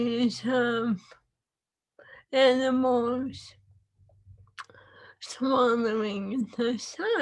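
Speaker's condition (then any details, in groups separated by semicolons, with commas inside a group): ALS; swallowing lost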